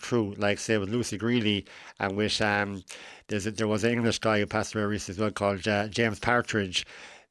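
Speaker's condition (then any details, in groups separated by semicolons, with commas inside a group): Cleft lip and palate; last surgery at 17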